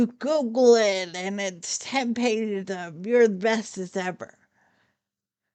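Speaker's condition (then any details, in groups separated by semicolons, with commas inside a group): Friedreich's ataxia; late at night when ataxia is worst; affected, worse late at night with worse ataxia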